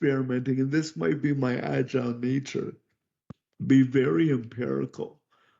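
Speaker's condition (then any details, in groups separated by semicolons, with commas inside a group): Cerebral palsy; wheelchair user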